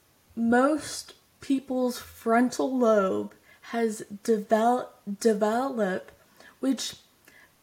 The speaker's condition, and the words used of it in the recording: Stuttering. I've made friends in my favorite coffee shop and I stutter, and I don't need to explain myself.